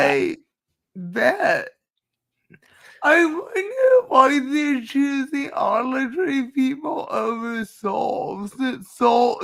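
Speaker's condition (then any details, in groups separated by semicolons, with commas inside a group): Cerebral palsy; speech affected, permanent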